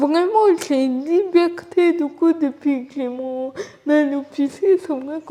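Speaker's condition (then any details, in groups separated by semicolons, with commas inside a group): Cerebral palsy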